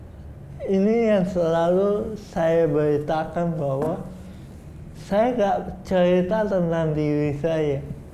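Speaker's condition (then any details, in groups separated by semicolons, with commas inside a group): Cerebral palsy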